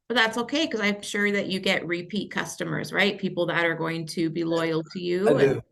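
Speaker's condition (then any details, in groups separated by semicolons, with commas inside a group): No condition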